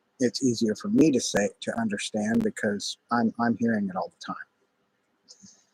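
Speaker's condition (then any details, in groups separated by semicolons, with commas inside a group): No condition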